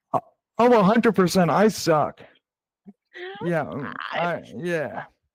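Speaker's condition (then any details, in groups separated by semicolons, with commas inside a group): Cerebral palsy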